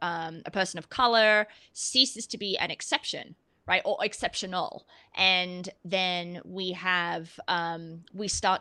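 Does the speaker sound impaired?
No.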